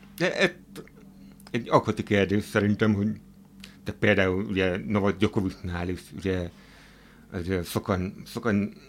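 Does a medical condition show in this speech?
Yes: hard of hearing; hearing aid mentioned.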